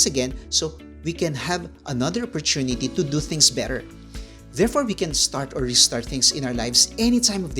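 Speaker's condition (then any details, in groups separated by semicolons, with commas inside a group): No condition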